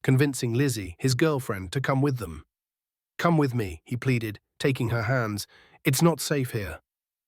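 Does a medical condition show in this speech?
No.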